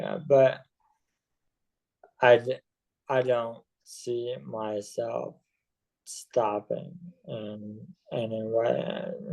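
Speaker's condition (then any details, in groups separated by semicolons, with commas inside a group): ALS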